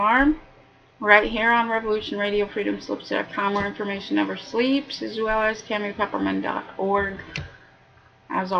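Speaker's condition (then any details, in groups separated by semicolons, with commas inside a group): No condition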